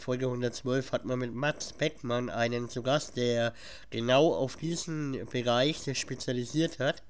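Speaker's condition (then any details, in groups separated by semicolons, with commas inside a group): Cleft palate; has a cold at recording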